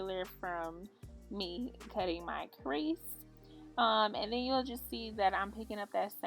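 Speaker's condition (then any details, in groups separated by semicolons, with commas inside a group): No condition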